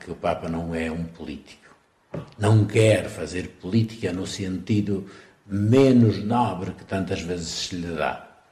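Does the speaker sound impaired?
No.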